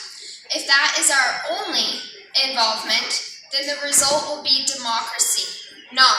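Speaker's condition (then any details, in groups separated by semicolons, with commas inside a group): No condition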